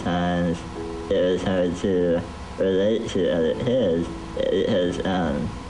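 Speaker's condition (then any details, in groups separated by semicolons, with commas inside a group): Spinal muscular atrophy; diagnosed at three months old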